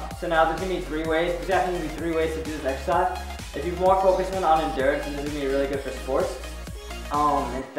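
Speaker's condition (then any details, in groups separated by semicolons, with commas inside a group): No condition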